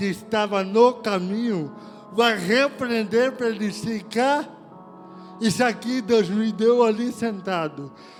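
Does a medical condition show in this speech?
Yes: cerebral palsy.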